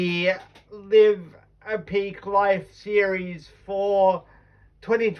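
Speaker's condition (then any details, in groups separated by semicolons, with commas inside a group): Cerebral palsy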